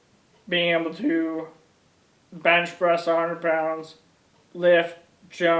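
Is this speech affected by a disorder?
Yes: ALS; onset in legs, then arms, then core.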